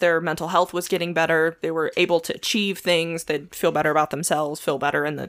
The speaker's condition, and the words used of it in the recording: None; typical speech.